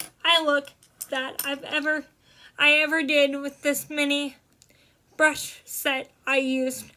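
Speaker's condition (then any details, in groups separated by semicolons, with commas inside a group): Cerebral palsy, spastic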